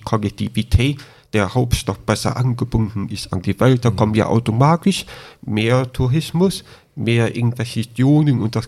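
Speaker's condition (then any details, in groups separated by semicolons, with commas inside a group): Deafness with cochlear implant, congenital deafness; born deaf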